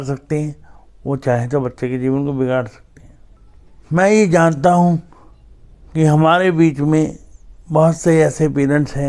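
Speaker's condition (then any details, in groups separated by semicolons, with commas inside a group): Cerebral palsy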